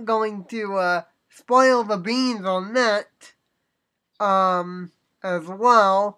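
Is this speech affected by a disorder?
Yes: cerebral palsy.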